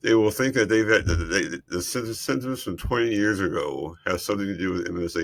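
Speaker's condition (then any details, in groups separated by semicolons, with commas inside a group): Multiple system atrophy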